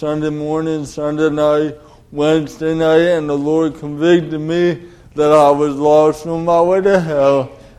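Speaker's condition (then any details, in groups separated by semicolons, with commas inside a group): Cerebral palsy; cord around neck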